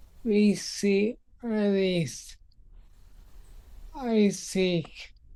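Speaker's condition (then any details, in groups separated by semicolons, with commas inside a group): Multiple sclerosis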